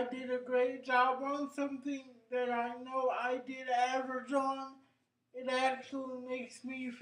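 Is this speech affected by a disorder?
Yes: cerebral palsy; brain injury.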